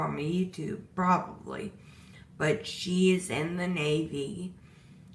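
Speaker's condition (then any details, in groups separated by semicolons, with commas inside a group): Disability causing slurred speech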